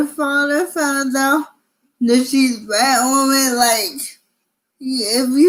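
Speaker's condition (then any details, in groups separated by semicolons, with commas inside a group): Cerebral palsy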